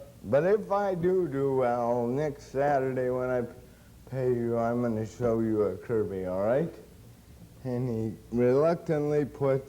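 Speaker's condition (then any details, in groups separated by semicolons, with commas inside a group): Cerebral palsy; since birth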